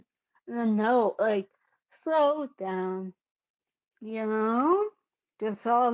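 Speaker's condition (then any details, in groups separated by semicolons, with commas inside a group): Cerebellar ataxia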